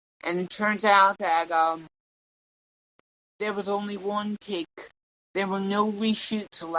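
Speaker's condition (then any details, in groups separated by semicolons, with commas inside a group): Cerebral palsy; tongue and legs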